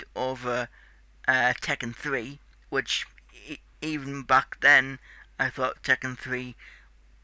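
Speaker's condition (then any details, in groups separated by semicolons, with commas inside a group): Cerebral palsy; tight muscles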